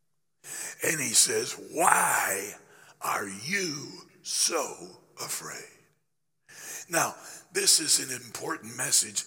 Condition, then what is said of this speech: Throat cancer. So it's way better than it was.